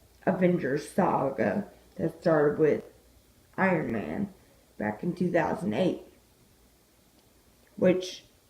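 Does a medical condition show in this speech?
Yes: disability causing slurred speech.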